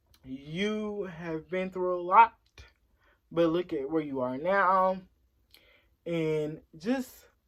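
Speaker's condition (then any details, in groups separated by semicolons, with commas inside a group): Cerebral palsy; since early childhood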